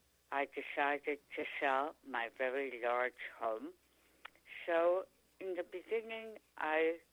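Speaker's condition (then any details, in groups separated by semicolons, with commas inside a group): Tongue cancer; Dr. Oxford removed three quarters of tongue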